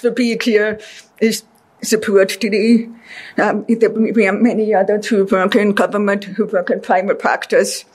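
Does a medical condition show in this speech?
Yes: deafness; deaf since childhood, reads lips, needed classroom accommodations from kindergarten; speech therapy most of life with Mindy Kobomis, learning to talk, hear and pronounce words.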